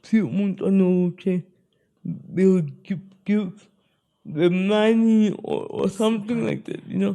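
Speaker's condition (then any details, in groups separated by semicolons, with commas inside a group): Spastic cerebral palsy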